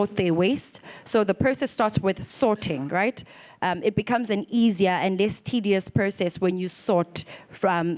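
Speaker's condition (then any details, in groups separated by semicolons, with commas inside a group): No condition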